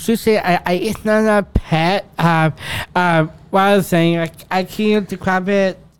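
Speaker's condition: Down syndrome; congenital heart condition AVSD

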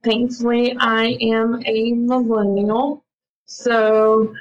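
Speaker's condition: ALS; attends ALS clinic

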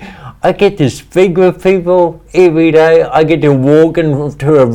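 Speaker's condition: Cerebral palsy; speech impediment, talks funny

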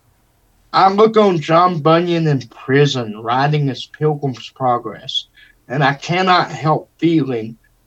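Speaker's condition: Cerebral palsy; wheelchair user

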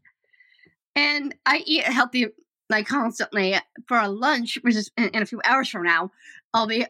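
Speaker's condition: Down syndrome; developmental disability

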